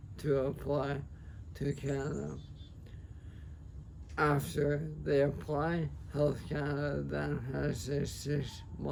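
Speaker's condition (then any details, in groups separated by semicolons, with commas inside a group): ALS, sporadic; speech affected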